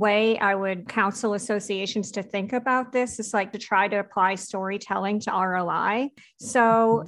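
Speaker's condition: Cleft palate; ear tubes in and out

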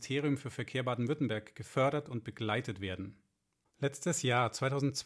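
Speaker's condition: No condition

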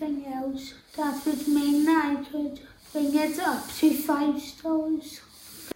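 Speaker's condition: Tracheostomy and ventilator dependent; electric and manual wheelchairs

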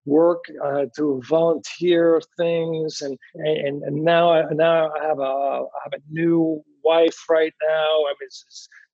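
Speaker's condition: Anomic aphasia after stroke; initially could neither understand nor speak, first year only 1,000-1,500 words, now word-finding problems

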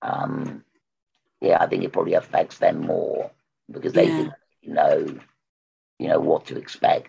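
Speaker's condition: Total laryngectomy; squamous cell cancer right vocal cord, radiotherapy, recurrence, total laryngectomy at Churchill, stoma breathing, valve; about three years since diagnosis, new valve fitted yesterday by salt team; croaky voice five years before diagnosis, voice now very good, better than before, accent kept

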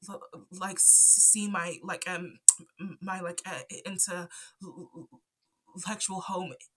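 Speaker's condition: Stutter; onset around age 5 after move from Zambia to UK, none before per parents, cause unknown; adult, ongoing stutter; stutters here and there, stutter affects talking, often stays quiet to avoid stuttering; prolonged sounds, blocks

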